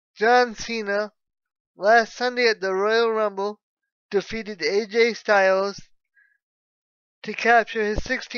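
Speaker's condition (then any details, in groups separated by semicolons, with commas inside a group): Cerebral palsy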